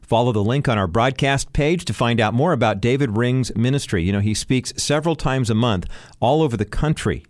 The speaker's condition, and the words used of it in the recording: No condition.